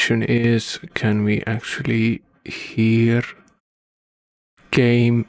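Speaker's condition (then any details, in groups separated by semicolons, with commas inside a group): No condition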